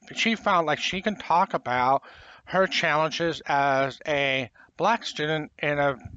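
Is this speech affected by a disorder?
Yes: profound hearing loss; congenital profound hearing loss.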